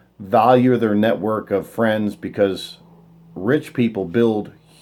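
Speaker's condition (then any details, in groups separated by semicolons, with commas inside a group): No condition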